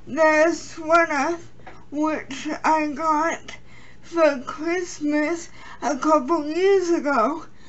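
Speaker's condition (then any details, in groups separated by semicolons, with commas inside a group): Cerebral palsy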